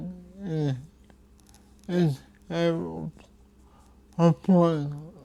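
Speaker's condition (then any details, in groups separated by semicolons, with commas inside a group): Cerebral palsy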